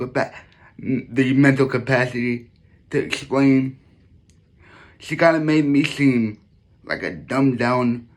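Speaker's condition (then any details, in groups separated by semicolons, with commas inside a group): Cerebral palsy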